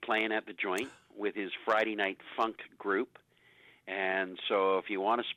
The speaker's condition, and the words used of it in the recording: None; typical speech.